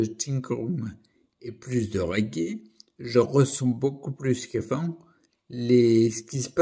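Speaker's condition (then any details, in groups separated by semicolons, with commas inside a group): Primary progressive multiple sclerosis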